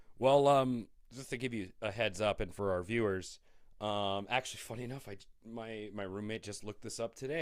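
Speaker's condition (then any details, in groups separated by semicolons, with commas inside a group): No condition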